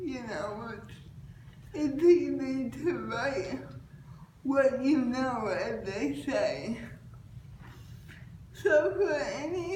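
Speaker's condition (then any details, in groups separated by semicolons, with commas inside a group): Cerebral palsy; since childhood, types with one hand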